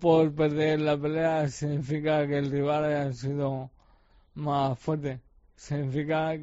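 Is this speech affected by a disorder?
Yes: ALS; degenerative muscle disease, first sign was shoulder pain while practicing judo at his club; facial and mouth muscles affected; speaking somewhat difficult.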